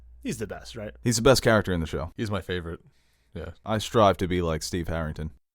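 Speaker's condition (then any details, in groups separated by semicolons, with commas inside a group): No condition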